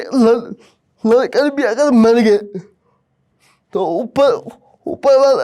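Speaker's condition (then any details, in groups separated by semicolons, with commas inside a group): Cerebral palsy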